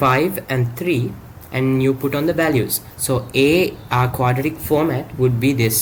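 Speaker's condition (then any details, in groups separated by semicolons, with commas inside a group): No condition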